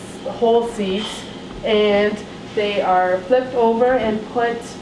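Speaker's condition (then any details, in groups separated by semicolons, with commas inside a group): No condition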